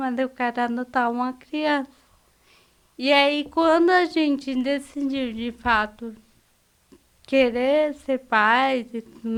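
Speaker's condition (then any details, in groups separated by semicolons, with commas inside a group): Cerebral palsy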